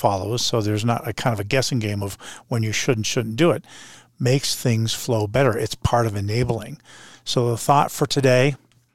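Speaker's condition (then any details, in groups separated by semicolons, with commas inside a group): No condition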